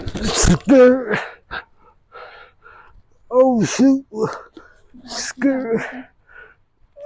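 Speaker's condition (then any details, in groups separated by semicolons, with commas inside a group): Traumatic brain injury; voice affected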